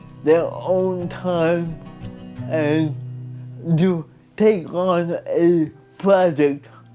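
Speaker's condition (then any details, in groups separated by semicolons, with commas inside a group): Cerebral palsy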